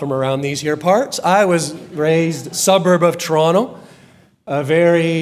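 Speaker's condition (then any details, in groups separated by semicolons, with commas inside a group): No condition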